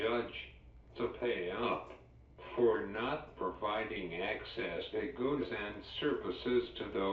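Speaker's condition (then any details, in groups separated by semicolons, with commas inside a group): Cerebral palsy, speech-generating device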